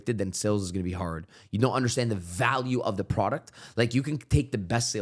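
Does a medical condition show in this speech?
No.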